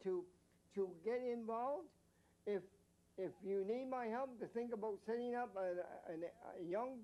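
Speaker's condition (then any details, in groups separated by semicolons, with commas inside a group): Mild cerebral palsy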